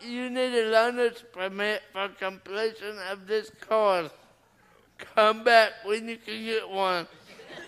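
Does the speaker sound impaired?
Yes: cerebral palsy; arm paralysis with muscle contraction, uses left hand only.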